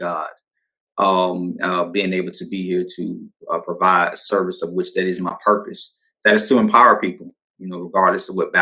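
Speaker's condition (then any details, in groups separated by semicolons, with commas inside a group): No condition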